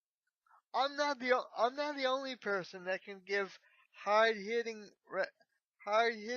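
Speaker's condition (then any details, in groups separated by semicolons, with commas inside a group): Cerebral palsy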